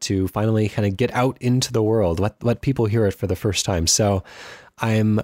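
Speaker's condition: No condition

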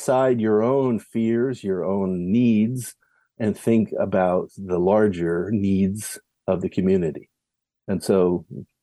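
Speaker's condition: No condition

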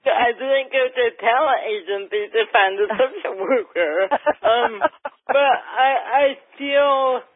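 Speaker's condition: Cerebral palsy, mild; mildly affects speech

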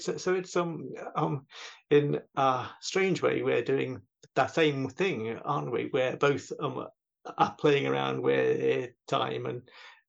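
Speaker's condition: Stammering; talks with a stammer; repeated words, prolonged sounds

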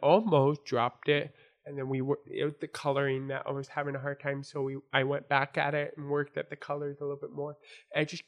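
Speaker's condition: Born deaf; congenital deafness from birth; had to learn to speak and hear, hard, first full sentence at age five, English difficult

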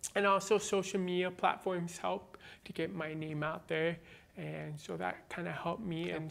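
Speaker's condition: Born deaf, cochlear implant, congenital

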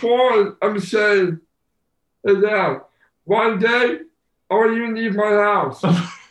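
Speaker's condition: Down syndrome; four major ear surgeries around age 18

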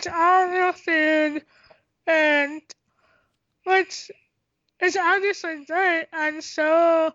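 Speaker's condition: Tracheostomy, cystic hygroma of head and neck; breathes through neck tube

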